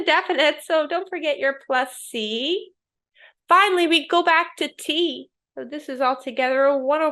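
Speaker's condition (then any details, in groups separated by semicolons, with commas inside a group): No condition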